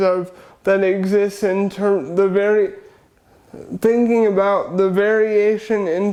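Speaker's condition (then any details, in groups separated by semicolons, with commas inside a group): Cerebral palsy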